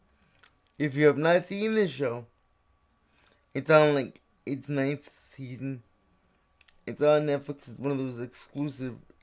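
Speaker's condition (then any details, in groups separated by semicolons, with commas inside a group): Cerebral palsy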